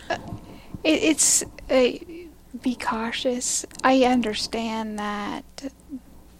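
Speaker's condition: Aphasia; onset about 6 years ago

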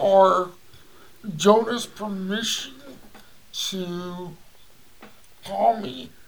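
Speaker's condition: Cerebral palsy; limbs affected, power wheelchair user

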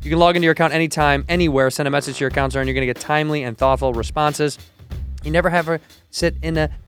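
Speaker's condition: No condition

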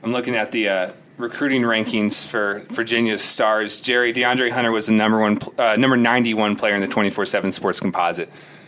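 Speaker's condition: No condition

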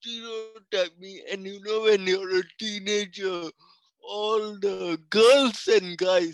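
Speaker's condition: Cerebral palsy; speech affected

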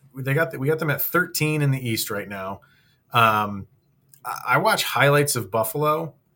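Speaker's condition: No condition

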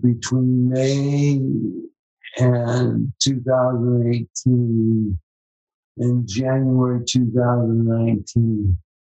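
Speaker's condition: ALS; spasticity

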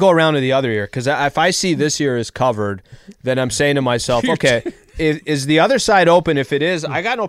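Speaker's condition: No condition

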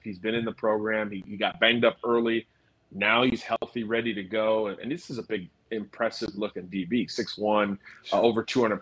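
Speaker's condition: No condition

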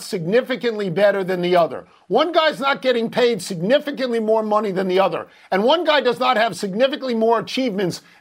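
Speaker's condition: No condition

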